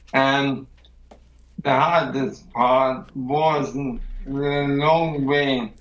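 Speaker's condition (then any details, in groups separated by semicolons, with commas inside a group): ALS; can no longer write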